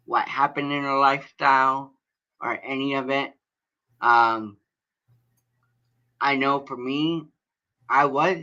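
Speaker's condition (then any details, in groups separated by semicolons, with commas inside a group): Cerebral palsy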